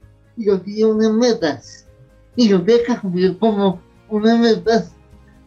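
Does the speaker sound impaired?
Yes: cerebral palsy; from birth in Bogotá, near death as newborn, long incubator stay, physical disability, needs assistance; speech difficulty, noted as a hurdle for work as lecturer.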